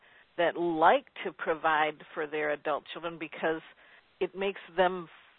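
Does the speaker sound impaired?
No.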